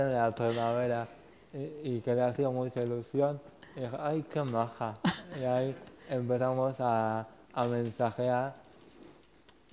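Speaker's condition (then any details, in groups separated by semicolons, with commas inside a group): Cerebral palsy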